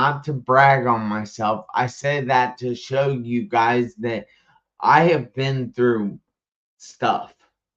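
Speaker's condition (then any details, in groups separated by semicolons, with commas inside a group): Traumatic brain injury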